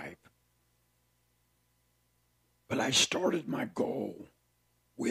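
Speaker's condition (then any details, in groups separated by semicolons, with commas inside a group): Throat cancer; tracheostomy tube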